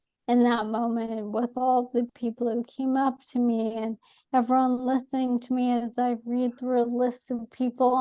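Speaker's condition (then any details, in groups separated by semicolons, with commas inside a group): ALS; atypical case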